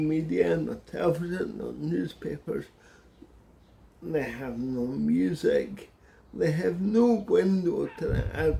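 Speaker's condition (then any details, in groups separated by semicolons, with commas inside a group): Cerebral palsy; speech difficulty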